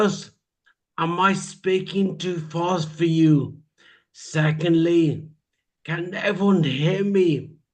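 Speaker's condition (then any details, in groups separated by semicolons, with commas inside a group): Traumatic brain injury; speech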